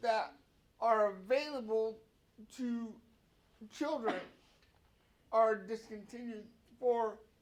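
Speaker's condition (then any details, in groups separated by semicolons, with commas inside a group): Cerebral palsy; brain cell damage at birth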